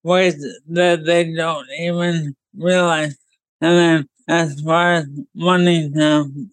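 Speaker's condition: ALS; ALS diagnosed about 9 months ago, motor neurons dying, muscles failing, total paralysis expected; hard to talk clearly

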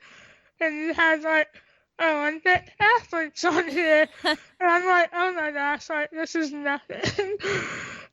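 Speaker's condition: Tracheostomy, cystic hygroma of head and neck; doctors predicted never talking, learned to talk, unable to swallow, breathing effortful when running

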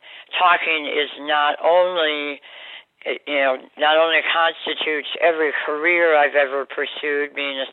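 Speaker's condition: Oral cancer surgery, jaw removal

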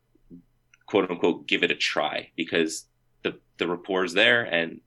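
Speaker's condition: No condition

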